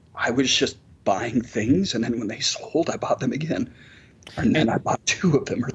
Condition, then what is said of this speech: Spasmodic dysphonia. So I do consider myself lucky to be one of the lucky ones that have this, where I can still communicate and be heard.